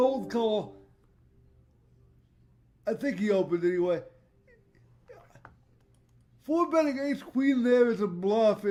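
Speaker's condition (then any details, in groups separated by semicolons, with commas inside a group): Cerebral palsy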